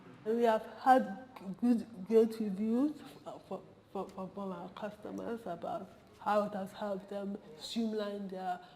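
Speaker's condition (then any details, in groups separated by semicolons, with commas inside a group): Cerebral palsy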